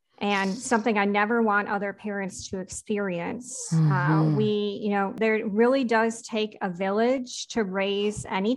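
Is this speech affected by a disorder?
Yes: cleft palate; congenital cleft palate, surgeries from early childhood through adolescence, full cleft revisions, ear tubes in and out; hearing retained, predicted deafness by around age two did not occur; speech, breathing and swallowing issues in childhood, speech therapy until about adolescence.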